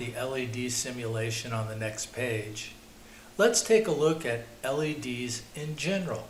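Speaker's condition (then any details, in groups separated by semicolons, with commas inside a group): No condition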